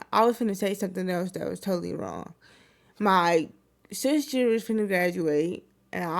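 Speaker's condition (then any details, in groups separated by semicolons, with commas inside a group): Cerebral palsy; wheelchair user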